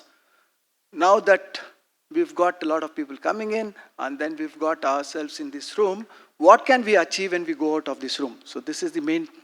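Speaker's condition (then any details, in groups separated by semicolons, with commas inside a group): No condition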